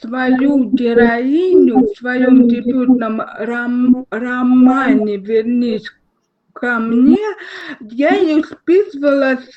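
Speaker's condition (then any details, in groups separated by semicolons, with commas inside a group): Cerebral palsy, spastic diplegia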